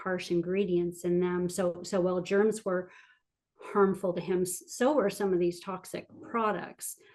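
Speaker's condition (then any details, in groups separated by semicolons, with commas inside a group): No condition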